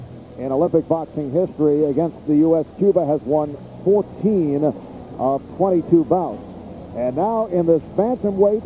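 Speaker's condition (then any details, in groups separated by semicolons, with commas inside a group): No condition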